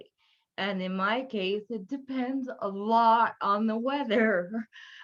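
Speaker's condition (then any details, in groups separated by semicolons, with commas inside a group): Cerebral palsy; early difficulty forming words, learned by mimicry, no speech therapy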